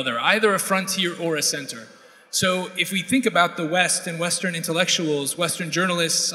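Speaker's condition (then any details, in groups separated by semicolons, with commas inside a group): No condition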